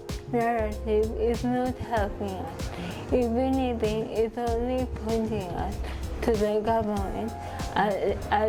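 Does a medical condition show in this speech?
Yes: cerebral palsy; from birth.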